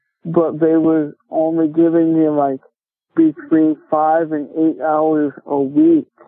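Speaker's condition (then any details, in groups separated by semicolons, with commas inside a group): Cerebral palsy; speech affected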